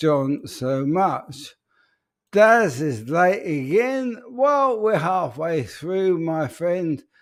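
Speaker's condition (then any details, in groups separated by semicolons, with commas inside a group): ALS; speech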